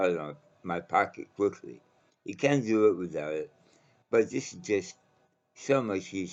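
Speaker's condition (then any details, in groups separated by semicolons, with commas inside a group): Mouth cancer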